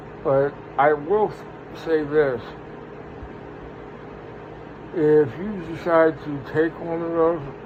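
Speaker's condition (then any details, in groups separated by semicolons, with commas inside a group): Parkinson's; speech impediment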